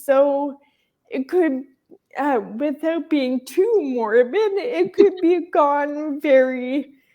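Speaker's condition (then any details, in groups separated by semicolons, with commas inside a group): Traumatic brain injury; still slows things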